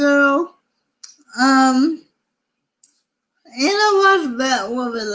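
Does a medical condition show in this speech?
Yes: cerebral palsy.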